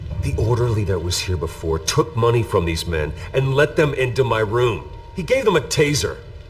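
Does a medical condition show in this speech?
No.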